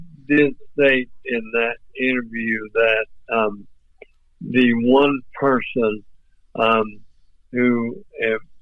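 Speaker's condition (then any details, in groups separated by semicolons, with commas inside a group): ALS; voice off but clear and understandable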